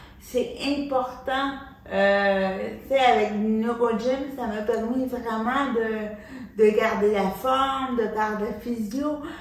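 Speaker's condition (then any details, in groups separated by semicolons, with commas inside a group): Cerebral palsy; from birth, uses wheelchair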